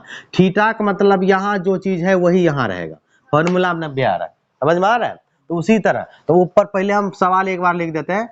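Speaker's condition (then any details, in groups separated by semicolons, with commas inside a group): No condition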